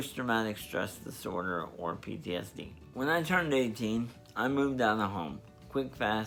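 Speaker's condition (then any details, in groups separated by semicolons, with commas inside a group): Spastic diplegia cerebral palsy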